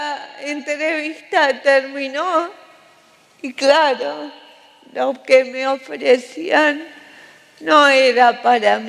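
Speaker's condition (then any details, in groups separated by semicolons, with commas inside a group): Cerebral palsy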